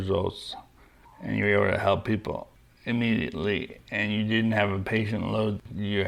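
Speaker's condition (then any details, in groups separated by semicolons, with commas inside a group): Young onset Parkinson's disease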